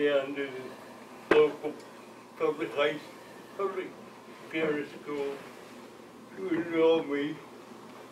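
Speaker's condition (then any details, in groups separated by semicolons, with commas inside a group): Cerebral palsy; from birth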